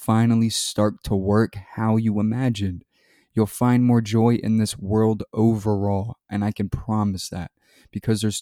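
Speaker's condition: No condition

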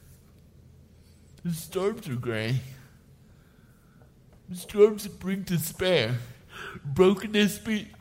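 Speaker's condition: Cerebral palsy; hand tremor

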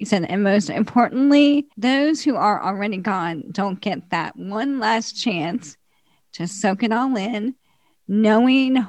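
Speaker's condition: ALS; ALS for over 17 years, progressive; voice already not great when podcast started, progressively worsening

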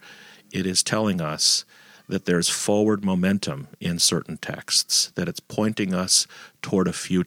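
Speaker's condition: No condition

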